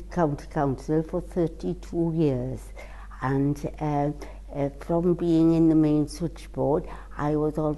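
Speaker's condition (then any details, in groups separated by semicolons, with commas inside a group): Cerebral palsy; cannot pronounce condition name correctly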